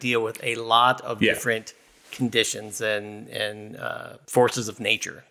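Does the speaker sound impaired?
No.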